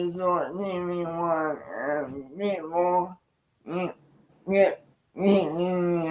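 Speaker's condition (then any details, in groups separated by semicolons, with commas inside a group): Cerebral palsy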